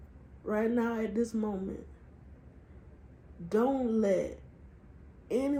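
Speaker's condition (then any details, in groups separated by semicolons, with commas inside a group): Cerebral palsy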